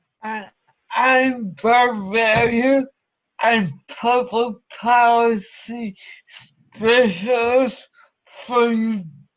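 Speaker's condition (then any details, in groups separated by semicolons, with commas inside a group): Cerebral palsy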